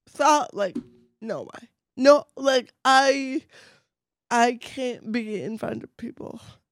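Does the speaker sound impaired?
Yes: cerebral palsy, mild; voice affected.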